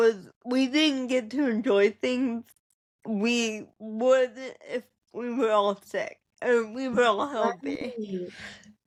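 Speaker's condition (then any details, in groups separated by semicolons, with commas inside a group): Cerebral palsy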